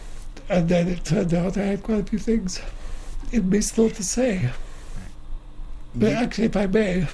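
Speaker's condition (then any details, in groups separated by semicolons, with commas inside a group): Motor neuron disease; wheelchair user, breathing tube, phlegm cleared from throat, assistant and computer needed; still able to speak, lack of breath, swallowing easily goes the wrong way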